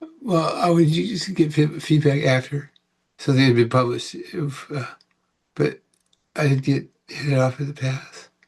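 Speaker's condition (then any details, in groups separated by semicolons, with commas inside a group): Parkinson's; about 18 years since onset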